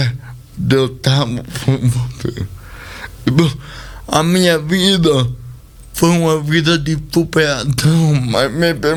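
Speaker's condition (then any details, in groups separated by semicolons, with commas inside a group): Cerebral palsy; speech not normal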